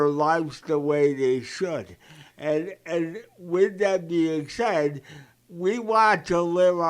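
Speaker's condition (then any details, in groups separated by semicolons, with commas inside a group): Cerebral palsy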